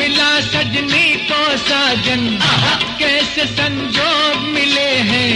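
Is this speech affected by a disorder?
No.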